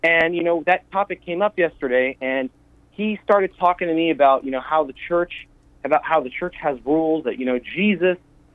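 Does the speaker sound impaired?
No.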